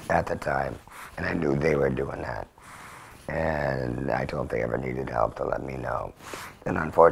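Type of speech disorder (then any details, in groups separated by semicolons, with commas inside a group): Electrolarynx speech; total laryngectomy for larynx cancer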